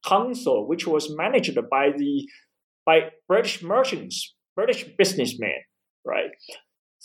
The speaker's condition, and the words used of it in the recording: None; typical speech.